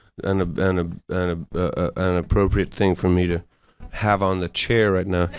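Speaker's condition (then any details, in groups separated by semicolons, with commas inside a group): No condition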